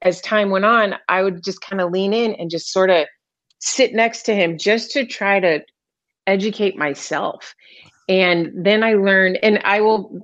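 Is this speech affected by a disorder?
No.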